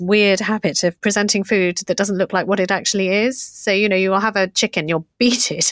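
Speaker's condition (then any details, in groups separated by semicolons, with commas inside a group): No condition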